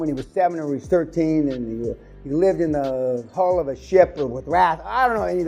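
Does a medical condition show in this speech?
No.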